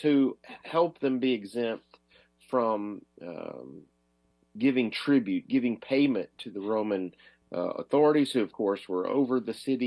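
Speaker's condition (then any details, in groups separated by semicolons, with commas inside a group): No condition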